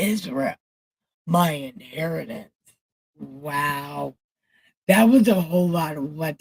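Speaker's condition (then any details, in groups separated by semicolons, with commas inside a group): Brain injury; right tongue numb, no gag reflex, dry mouth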